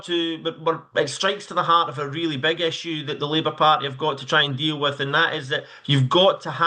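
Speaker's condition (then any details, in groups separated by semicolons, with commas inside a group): No condition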